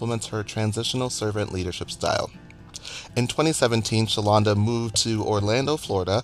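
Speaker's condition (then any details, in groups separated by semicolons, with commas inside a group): No condition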